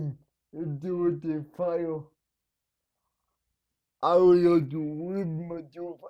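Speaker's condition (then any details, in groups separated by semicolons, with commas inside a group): Cerebral palsy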